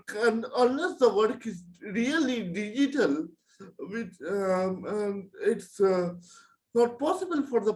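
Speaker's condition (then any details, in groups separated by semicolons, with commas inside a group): Cerebral palsy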